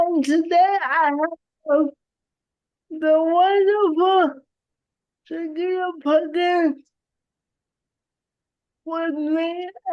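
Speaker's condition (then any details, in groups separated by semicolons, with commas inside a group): Cerebral palsy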